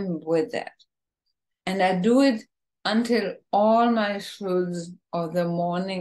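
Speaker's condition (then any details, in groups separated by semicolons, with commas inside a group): ALS, bulbar form, bulbar onset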